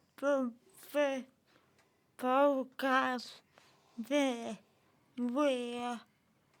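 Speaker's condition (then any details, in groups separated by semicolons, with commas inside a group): Cerebral palsy; from birth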